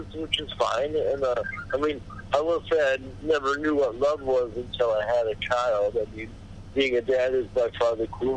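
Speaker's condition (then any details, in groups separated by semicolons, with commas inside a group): Cerebral palsy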